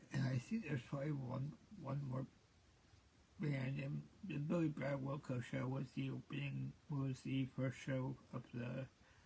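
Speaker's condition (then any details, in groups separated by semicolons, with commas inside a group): Cerebral palsy; present since birth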